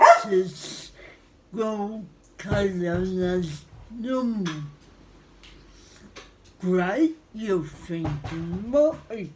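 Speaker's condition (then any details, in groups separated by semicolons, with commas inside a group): Cerebral palsy; spastic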